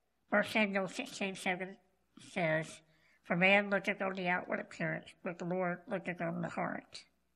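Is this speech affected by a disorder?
Yes: Goldenhar syndrome, cleft palate; congenital, no right ear, lung or thumb, missing right jawbone, facial bones, cleft lip and palate; permanent tracheotomy placed after clip was filmed, prevents speaking for life.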